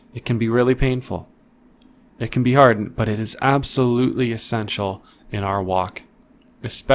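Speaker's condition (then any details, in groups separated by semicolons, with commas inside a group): No condition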